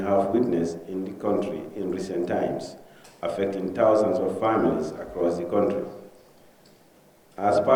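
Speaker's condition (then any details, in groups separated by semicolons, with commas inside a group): No condition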